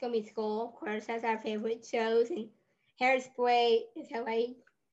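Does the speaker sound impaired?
Yes: Down syndrome; adult with Down syndrome.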